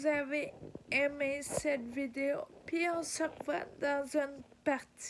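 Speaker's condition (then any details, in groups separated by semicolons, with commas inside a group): Ataxia; degenerative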